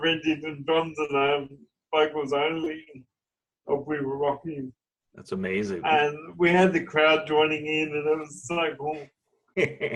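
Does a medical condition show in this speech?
Yes: cerebral palsy.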